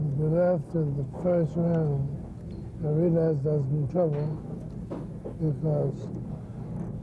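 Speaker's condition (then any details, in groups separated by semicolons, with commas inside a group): Parkinson's syndrome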